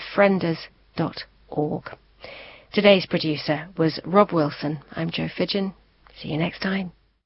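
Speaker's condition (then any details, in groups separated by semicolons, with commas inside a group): No condition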